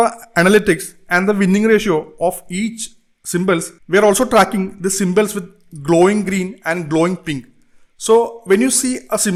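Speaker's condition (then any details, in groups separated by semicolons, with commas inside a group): No condition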